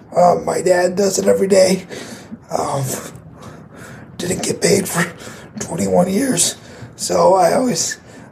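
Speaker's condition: Cerebral palsy; condition audible in voice

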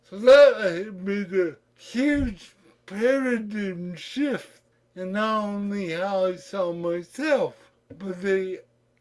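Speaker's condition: Cerebral palsy; regular school from age 13

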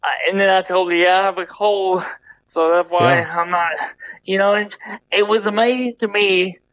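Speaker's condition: Double hemiplegia cerebral palsy

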